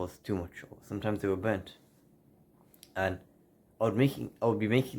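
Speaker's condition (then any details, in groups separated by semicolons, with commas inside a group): No condition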